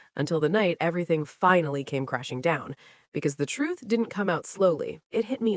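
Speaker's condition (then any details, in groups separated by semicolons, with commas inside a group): No condition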